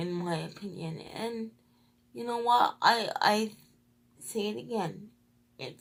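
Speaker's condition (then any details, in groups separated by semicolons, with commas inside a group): Cerebral palsy, triplegia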